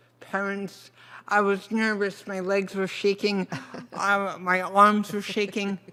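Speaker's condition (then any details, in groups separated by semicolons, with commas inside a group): Cerebral palsy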